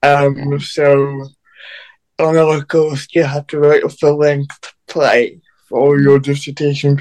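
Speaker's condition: Cerebral palsy

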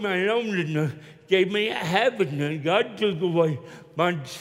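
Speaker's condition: Cerebral palsy; oxygen cut off at birth for 18 minutes in Jonesboro

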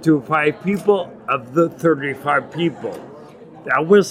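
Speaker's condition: Acquired ataxia with dysarthria, acquired; Lance-Adams syndrome; bites tongue 2-3 times daily eating

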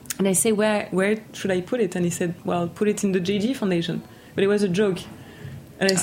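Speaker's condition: No condition

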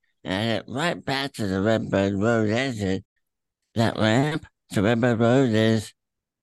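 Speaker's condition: Throat cancer; still talks at length

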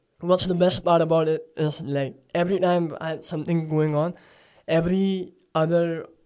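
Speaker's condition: Cleft palate; speech sounds different

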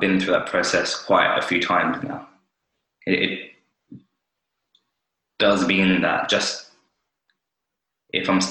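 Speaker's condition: Stutter; childhood onset, started speaking at two, fluent about two years then blocking began, speech therapy until about seven or eight with therapist Jackie; milder than before, blocks still happen at times; blocks and freezes, worse with authority figures and professional situations, easier with other stutterers; repeated sounds, blocks

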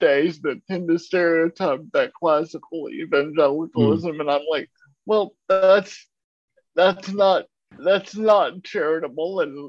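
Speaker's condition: Cerebral palsy; uses a wheelchair

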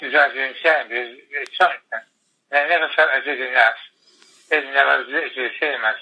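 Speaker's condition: Tongue cancer, glossectomy; most of tongue removed

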